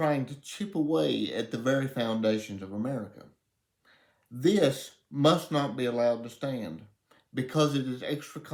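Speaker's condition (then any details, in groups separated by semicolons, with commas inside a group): Cerebral palsy; reports speaking clearly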